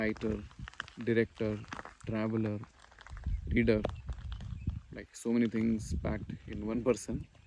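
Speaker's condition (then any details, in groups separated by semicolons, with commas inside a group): No condition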